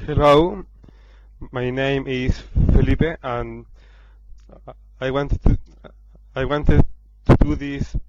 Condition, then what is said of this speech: Stuttering. I have never heard it before, so it sounds really strange to me now.